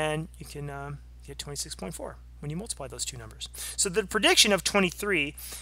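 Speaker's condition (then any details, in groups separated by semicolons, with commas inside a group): No condition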